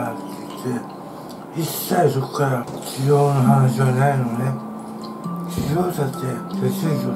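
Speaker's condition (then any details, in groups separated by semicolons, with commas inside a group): Tongue cancer, partial glossectomy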